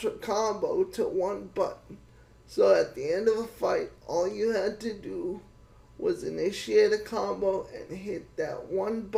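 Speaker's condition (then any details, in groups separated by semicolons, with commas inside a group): Cerebral palsy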